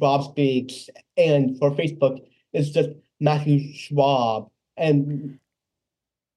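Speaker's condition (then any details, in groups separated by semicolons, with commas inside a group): Down syndrome; congenital, lifelong; age 26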